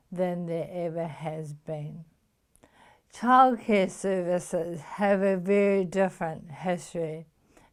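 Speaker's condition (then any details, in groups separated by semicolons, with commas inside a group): Motor neuron disease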